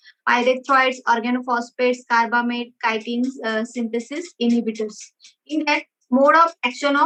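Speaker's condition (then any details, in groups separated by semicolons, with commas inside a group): No condition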